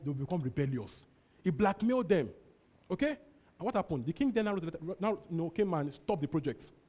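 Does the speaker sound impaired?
No.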